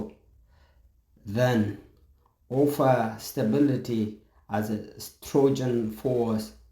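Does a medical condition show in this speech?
No.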